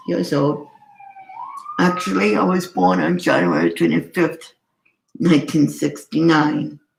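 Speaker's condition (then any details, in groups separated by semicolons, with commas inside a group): Cerebral palsy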